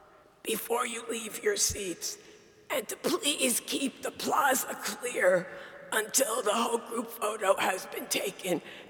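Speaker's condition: Dysphonia; diagnosed dysphonia; compromised vocal ability, self-described sultry voice, still able to speak

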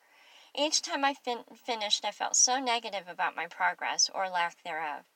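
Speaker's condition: Cleft palate; without partial air escapes to nasal passage, mushy unclear speech, could not roll r's, now improved

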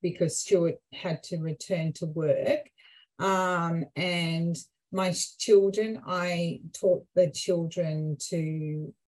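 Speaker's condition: Aphasia and apraxia; stroke causing aphasia and apraxia, resumed driving after eight weeks; ongoing aphasia and apraxia; difficulty planning and coordinating speech muscles, language problems incl. reading, writing, numbers, could not say monotony

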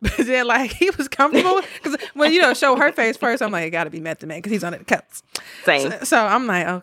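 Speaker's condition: No condition

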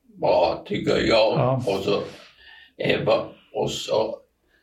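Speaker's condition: Aphasia; about seven years since onset; working on getting speech back; thinks clearly, knows words in head but cannot get them out, fillers, repetitions, word-finding errors, short phrases

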